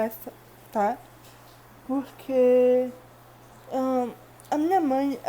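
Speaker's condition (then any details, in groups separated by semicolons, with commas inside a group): Cerebral palsy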